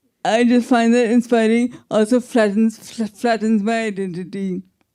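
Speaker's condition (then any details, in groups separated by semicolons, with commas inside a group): Traumatic brain injury, severe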